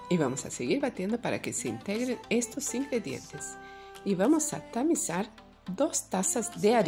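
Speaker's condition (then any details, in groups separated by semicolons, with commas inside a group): No condition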